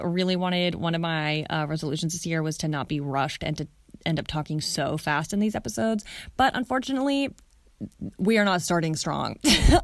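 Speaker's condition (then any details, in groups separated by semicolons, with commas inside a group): No condition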